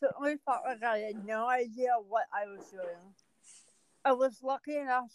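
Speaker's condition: Cerebral palsy; speech affected

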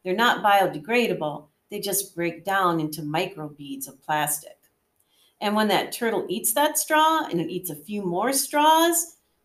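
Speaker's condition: No condition

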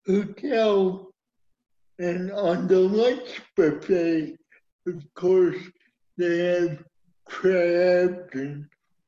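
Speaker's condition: Cerebral palsy; uses wheelchair

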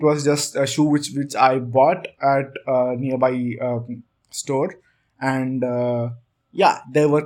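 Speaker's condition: Stuttering; stutter since around age 8 or 9, ongoing; still working on improving vocal communication, not yet a good speaker; speaks too fast when talking a lot, sometimes not understood, blocks on words, repeats same syllable; repeated words, prolonged sounds

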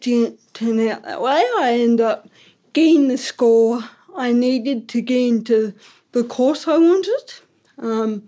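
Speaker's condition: Ataxic cerebral palsy; crutches outside

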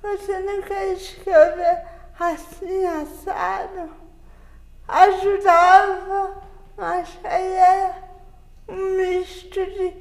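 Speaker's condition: Cerebral palsy; cerebral palsy from birth

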